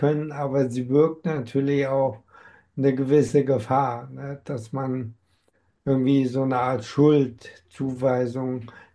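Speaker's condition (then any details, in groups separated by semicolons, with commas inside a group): Amyotrophic lateral sclerosis; has tried many approaches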